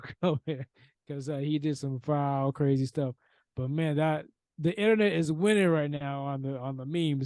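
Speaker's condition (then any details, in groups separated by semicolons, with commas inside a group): No condition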